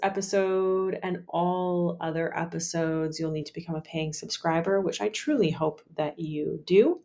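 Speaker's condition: No condition

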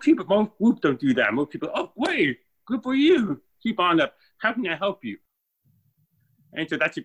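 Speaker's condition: Deafness, born deaf

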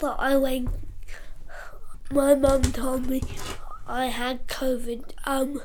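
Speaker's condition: Cerebral palsy; COVID infection day one to two

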